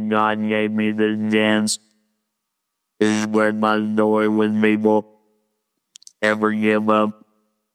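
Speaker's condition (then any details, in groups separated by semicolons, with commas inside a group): Laryngectomy; electric wand held to throat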